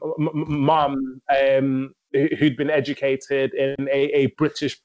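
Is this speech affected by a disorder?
Yes: stammer; considered mute, did not speak until age five, needed speech therapy but never had it; stammer audible in recording, uses rhythmic techniques from rapping in everyday speech; chest and mind contract when stammering, even now, rapping Eminem lyrics let speech flow loosely; here repeated sounds.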